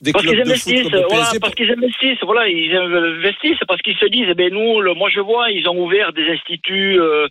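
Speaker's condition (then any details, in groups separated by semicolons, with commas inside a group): No condition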